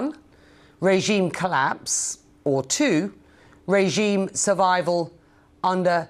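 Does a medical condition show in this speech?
No.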